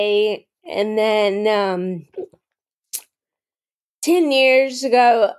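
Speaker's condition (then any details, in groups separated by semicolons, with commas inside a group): Friedreich's ataxia, mild; mild speech issues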